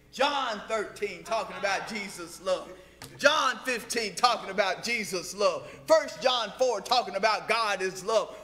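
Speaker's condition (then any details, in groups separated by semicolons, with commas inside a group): No condition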